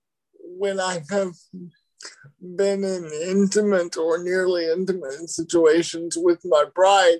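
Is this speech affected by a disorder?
Yes: cerebral palsy.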